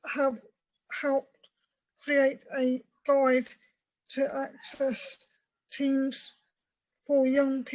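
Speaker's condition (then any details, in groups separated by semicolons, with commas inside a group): Cerebral palsy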